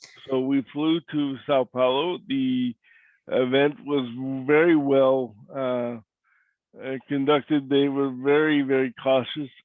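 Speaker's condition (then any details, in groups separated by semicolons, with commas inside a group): Cerebral palsy; voice is different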